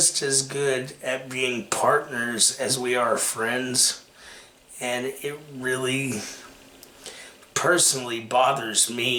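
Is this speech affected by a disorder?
Yes: cerebral palsy; takes medication.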